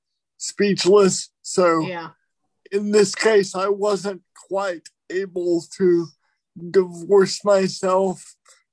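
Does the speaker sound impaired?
Yes: cerebral palsy; limbs sometimes move in unintended directions.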